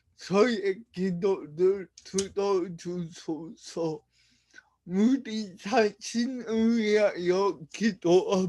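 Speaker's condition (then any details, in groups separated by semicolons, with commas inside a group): Brain lesion disability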